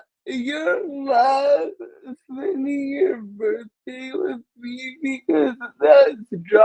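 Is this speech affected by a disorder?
Yes: cerebral palsy.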